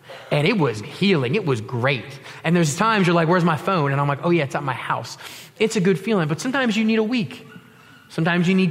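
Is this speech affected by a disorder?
No.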